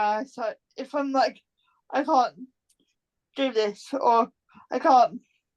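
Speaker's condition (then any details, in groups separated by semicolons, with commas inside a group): Cerebral palsy; complex form, present from birth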